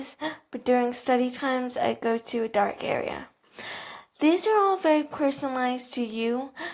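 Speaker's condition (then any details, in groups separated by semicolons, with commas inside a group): Cerebral palsy, athetoid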